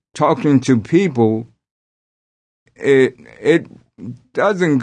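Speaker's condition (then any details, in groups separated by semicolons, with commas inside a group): Aphasia after strokes; aphasia caused by multiple strokes; stuttering after strokes, had to repeat everything, impediment not heard when singing, less noticeable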